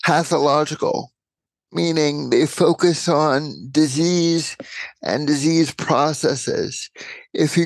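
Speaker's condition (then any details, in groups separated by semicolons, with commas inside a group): Cerebral palsy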